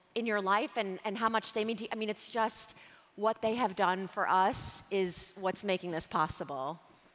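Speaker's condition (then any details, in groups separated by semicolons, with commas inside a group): No condition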